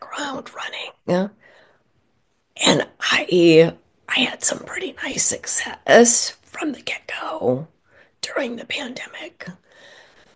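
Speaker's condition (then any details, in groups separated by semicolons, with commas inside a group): Spasmodic dysphonia; neurological voice disorder, onset at speaking panel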